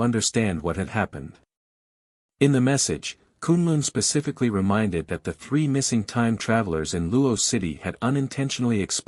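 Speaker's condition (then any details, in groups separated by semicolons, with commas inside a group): No condition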